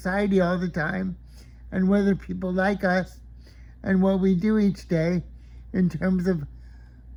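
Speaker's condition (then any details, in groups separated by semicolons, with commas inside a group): Cerebral palsy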